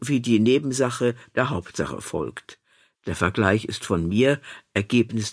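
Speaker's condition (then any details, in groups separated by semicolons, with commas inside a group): No condition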